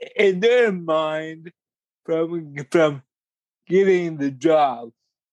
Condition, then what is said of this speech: Cerebral palsy. That would get me out of the running because they heard my speech and they saw that I have cerebral palsy.